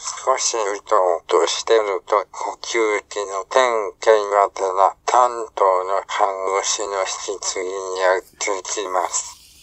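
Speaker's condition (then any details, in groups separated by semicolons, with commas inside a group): ALS, speech-generating device; ventilator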